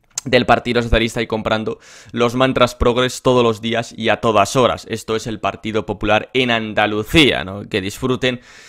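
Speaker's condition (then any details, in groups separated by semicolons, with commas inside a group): No condition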